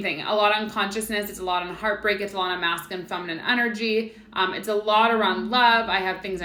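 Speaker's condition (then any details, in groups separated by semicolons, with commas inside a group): No condition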